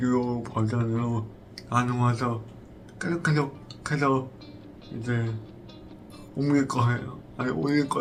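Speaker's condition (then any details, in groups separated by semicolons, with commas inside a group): Brain lesion disability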